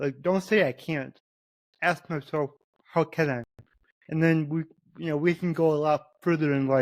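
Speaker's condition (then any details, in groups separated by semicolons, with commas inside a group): Cerebral palsy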